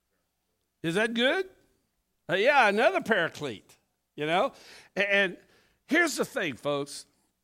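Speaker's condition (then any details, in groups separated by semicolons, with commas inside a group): No condition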